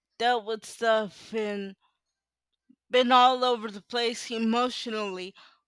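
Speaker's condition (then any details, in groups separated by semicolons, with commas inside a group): Cerebral palsy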